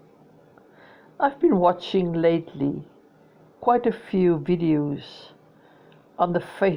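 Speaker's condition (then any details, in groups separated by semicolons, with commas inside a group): No condition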